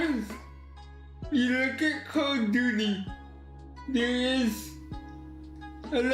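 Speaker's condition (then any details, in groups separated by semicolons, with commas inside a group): Cerebral palsy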